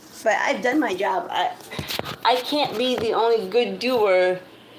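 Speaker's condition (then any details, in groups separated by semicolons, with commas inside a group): Cerebral palsy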